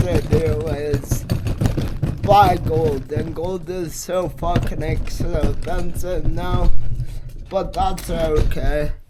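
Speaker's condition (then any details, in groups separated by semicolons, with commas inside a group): Multiple sclerosis; affects hands and left arm; onset left arm at 21, limited hand use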